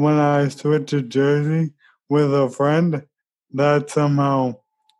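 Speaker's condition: ALS; training 3-4 times weekly toward marathon in running chair

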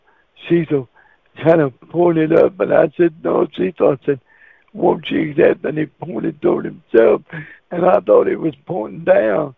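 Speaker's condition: Cerebral palsy; wheelchair user

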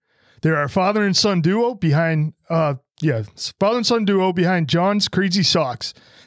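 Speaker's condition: No condition

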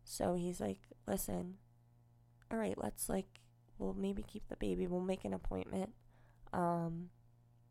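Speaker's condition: Cleft lip and palate, unilateral

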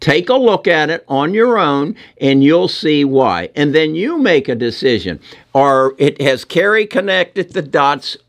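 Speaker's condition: No condition

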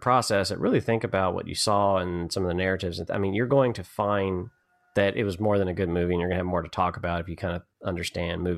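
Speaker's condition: No condition

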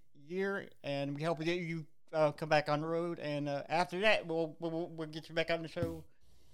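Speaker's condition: Cerebral palsy; visible physical disability

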